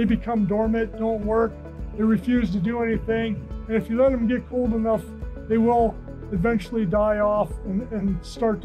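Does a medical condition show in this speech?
No.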